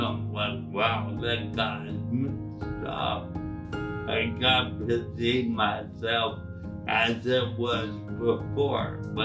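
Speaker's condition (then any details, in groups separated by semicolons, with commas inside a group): Traumatic brain injury (pontine cavernoma)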